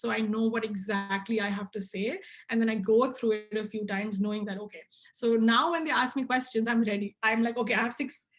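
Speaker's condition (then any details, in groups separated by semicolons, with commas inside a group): No condition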